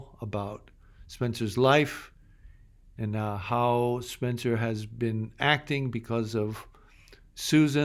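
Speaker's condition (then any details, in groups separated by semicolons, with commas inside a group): No condition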